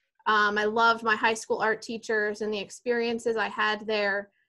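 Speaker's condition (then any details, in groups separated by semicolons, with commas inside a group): No condition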